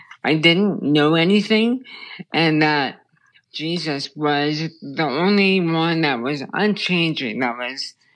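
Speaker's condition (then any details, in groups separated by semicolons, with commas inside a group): Brain stem tumor; childhood onset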